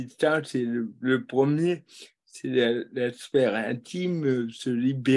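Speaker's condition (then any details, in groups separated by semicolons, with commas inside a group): Cerebral palsy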